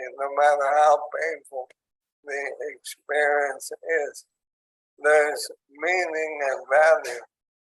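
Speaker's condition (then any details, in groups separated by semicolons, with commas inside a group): ALS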